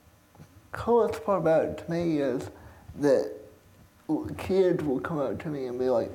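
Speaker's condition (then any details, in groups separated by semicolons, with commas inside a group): Cerebral palsy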